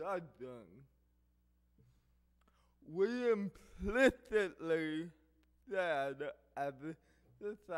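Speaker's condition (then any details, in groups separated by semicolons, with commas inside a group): Cerebral palsy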